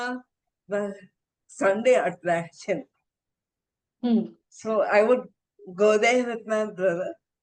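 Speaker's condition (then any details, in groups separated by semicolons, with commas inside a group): Encephalitis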